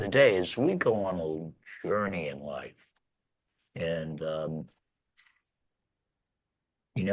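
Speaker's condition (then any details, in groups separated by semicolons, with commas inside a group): Laryngectomy; laryngectomy after throat cancer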